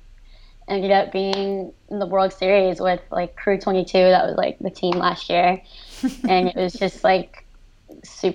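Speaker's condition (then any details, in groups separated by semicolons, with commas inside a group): Cleft lip and palate, severe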